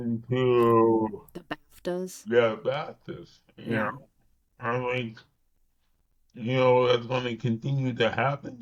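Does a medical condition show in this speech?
Yes: cerebral palsy.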